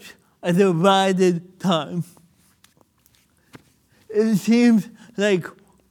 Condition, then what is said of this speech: Cerebral palsy. And when I'm nervous, it makes speaking even more difficult.